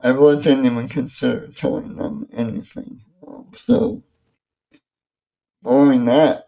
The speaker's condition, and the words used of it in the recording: ALS (motor neuron disease). I was apologizing for my speech, but I'm doing the best I can.